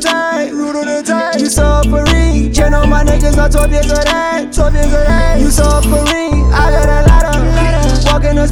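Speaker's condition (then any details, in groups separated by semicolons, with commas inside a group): No condition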